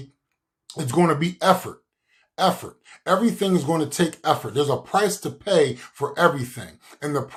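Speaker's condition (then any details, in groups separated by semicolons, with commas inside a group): No condition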